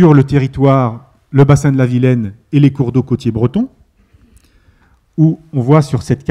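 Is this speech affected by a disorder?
No.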